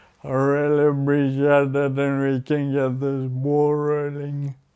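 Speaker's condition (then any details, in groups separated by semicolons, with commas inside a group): Friedreich's ataxia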